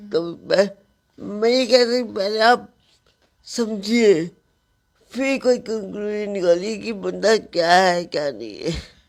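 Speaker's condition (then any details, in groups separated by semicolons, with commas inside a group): Cerebral palsy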